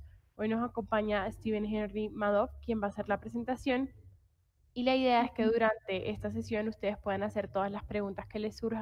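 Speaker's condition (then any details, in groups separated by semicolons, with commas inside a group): No condition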